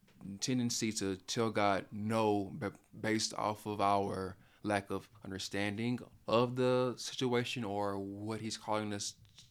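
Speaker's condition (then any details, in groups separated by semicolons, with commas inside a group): Stuttering; only stutterer on either mother's or father's side of family; still stutters; stutters when talking, speech problem audible, cannot be hidden when speaking; prolonged sounds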